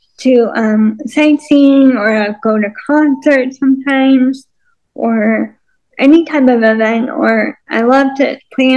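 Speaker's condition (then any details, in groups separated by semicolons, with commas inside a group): Cerebral palsy and multiple sclerosis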